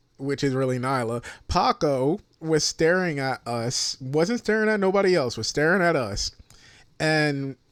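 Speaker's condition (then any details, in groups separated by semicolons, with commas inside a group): No condition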